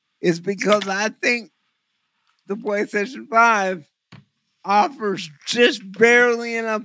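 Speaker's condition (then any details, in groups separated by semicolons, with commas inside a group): Cerebral palsy; eyes weird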